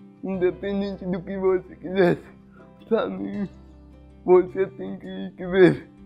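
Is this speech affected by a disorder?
Yes: cerebral palsy; some difficulty speaking.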